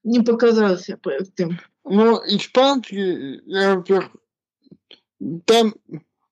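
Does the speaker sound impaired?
Yes: cerebral palsy.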